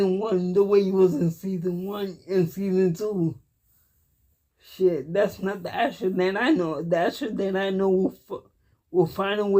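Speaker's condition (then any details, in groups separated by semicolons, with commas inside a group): Cerebral palsy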